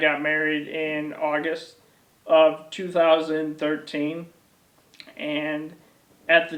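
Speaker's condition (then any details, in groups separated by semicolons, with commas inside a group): ALS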